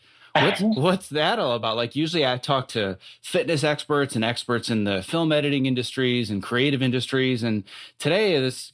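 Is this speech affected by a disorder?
No.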